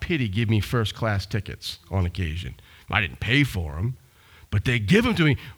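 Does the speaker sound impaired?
No.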